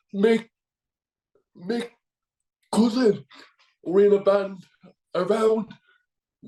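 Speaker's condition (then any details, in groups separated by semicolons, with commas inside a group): Cerebral palsy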